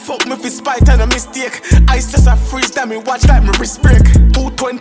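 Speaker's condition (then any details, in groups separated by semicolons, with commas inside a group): No condition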